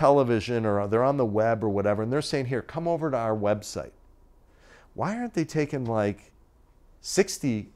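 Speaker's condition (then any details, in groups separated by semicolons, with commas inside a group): No condition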